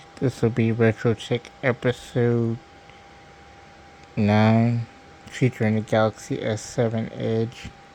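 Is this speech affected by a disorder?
Yes: cerebral palsy; diplegia.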